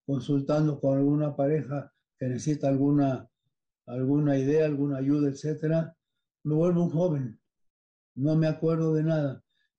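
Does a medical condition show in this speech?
Yes: Parkinson's disease; sudden difficulty swallowing and salivating about four months ago.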